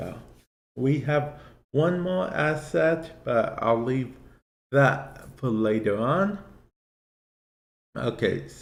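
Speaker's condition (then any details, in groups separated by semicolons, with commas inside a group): Cerebral palsy; affects speech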